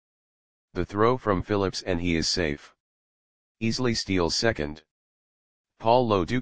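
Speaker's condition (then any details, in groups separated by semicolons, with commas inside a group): No condition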